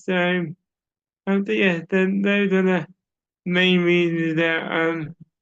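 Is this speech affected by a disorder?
Yes: cerebral palsy; audible speech impairment.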